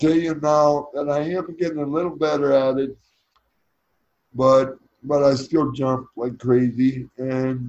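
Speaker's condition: Cerebral palsy; spastic

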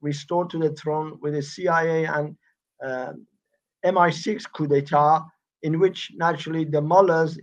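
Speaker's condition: No condition

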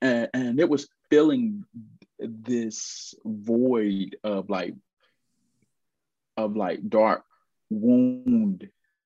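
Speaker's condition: Stuttering; lifelong stutter, aware of it from about age 4; still stutters, speaks on stage, gave TEDx Charlotte talk, speaking coach Naeem; once felt unable to make sales or phone calls; repeated sounds, prolonged sounds

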